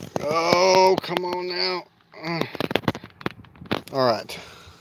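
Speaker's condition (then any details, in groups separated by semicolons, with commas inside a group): No condition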